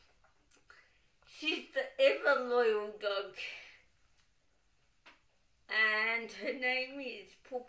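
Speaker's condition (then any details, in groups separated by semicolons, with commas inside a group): Cerebral palsy, dystonic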